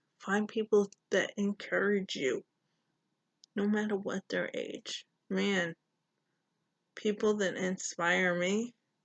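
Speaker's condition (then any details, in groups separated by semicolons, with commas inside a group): Cerebral palsy; poor balance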